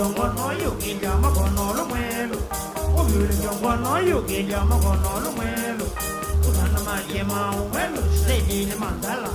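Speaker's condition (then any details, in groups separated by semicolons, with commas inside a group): No condition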